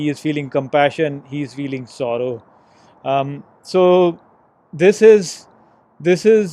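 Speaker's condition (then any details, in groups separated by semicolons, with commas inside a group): No condition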